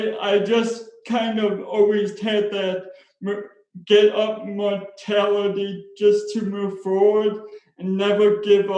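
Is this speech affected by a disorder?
Yes: spastic cerebral palsy; speech impairment.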